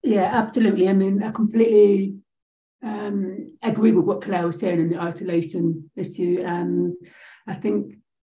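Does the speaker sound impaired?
Yes: deafness; profound hearing loss, England deaf women's football team.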